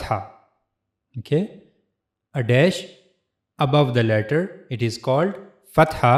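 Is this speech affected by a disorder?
No.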